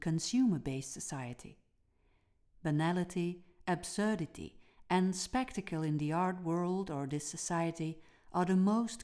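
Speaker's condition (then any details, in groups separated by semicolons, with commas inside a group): No condition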